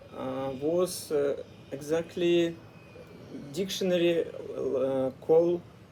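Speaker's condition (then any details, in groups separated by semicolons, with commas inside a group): No condition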